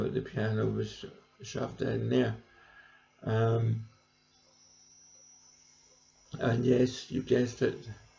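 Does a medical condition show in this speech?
Yes: cerebral palsy; present from birth.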